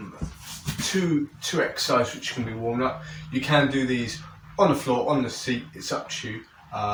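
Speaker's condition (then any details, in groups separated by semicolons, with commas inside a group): No condition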